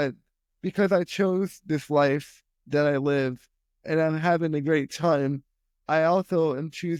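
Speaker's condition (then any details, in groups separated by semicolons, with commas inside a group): Spastic quadriplegic cerebral palsy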